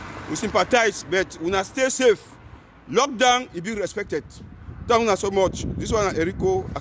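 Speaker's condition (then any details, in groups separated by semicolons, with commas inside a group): No condition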